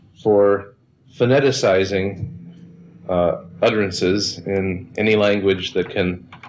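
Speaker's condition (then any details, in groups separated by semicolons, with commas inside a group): No condition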